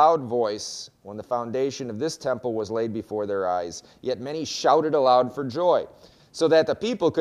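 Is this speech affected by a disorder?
No.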